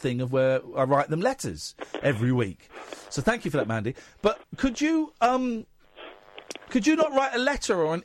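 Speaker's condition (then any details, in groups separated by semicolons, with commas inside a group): No condition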